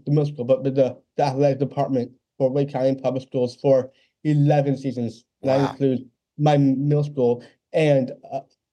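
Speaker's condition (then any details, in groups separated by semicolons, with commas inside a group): Down syndrome; congenital, lifelong; age 26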